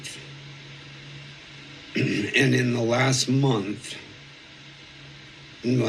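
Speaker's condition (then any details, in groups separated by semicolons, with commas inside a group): ALS; voice previously lost, now slightly scratchy, past breathing trouble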